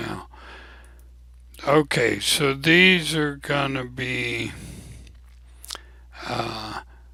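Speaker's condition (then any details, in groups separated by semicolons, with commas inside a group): ALS; abnormally slow voice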